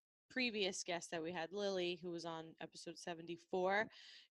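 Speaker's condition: No condition

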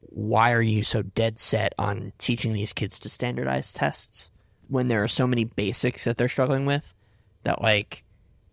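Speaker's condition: Cleft palate; difficulty producing l sounds

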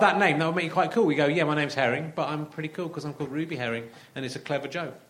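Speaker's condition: No condition

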